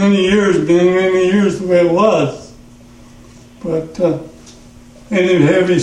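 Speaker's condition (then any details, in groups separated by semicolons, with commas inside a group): Parkinson's; trouble in the throat when speaking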